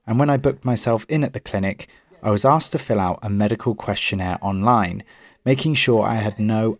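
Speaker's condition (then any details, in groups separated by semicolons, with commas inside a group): No condition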